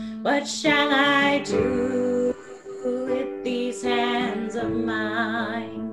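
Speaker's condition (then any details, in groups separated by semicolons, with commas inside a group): No condition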